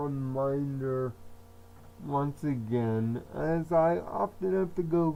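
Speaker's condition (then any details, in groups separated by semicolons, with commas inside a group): Cerebral palsy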